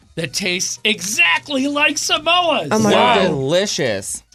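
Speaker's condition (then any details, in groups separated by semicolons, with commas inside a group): No condition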